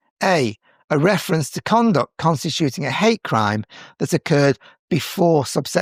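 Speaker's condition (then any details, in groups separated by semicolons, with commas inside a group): No condition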